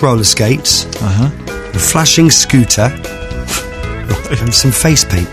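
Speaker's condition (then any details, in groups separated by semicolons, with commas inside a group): No condition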